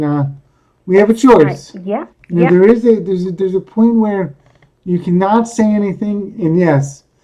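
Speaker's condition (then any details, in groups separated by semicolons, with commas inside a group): Cerebral palsy; speaks coherently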